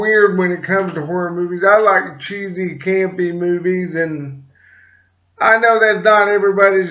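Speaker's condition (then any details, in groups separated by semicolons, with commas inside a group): Cerebral palsy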